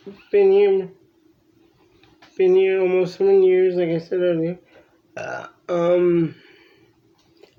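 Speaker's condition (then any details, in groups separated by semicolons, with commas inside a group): Cerebral palsy; from birth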